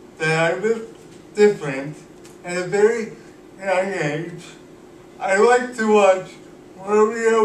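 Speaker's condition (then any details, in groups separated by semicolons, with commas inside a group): Cerebral palsy; cannot walk, uses wheelchair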